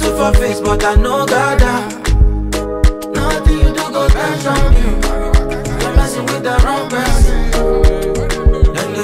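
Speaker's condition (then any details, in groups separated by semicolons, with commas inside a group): No condition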